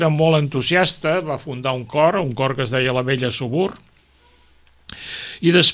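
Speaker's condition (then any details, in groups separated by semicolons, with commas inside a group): No condition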